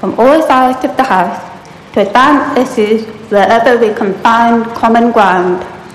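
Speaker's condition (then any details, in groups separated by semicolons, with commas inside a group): Profound deafness; profound deafness since early childhood, found at 2.5 years by kindergarten teachers, large hearing aids in body harness; New Zealand Sign Language interpreters in gallery during speech; without speech at 2.5 years, mother taught basic speech before school, Mary Hare School for deaf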